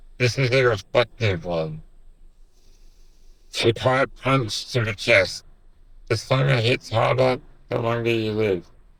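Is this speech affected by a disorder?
Yes: Duchenne muscular dystrophy.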